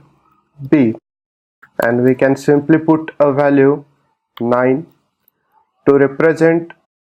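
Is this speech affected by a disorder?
No.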